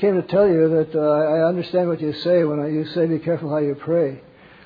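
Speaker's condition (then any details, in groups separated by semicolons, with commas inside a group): Parkinson's; wakes up around 3 am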